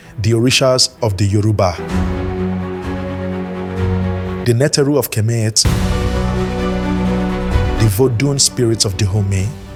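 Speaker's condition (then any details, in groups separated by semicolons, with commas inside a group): No condition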